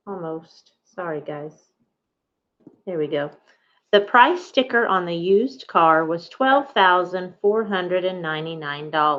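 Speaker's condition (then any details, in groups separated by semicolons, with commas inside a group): No condition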